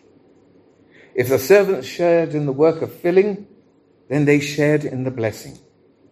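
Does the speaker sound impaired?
No.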